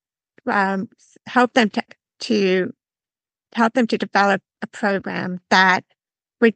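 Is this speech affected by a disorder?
Yes: severe to profound hearing loss; learned to listen and speak through early intervention in England.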